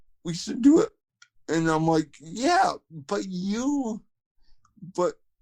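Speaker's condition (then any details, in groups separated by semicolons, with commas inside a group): Cerebral palsy, spastic quadriplegia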